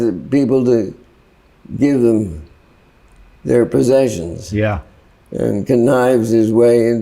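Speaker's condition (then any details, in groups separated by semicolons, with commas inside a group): Parkinson's; worsening, often debilitating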